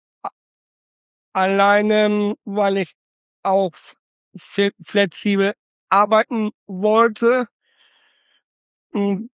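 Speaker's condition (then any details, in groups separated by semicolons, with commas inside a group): Down syndrome (trisomy 21); detected on ultrasound two days before birth, caesarean at St. Vinzenz Krankenhaus Datteln, Frühförderstelle early support; age 26, some limitations mentioned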